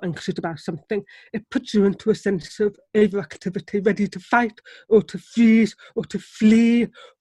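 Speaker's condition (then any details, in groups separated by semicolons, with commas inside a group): Deafness; relies on lip reading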